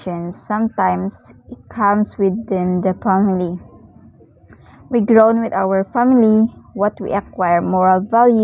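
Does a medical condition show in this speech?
No.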